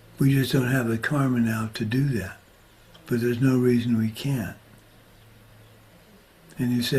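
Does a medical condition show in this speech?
Yes: Parkinson's disease.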